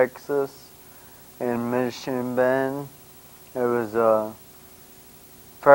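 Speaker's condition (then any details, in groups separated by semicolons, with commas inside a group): Brain injury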